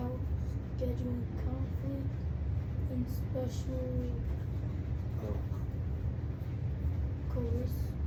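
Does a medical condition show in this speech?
No.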